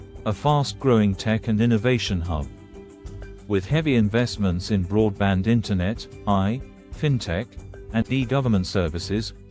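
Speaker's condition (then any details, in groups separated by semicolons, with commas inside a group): No condition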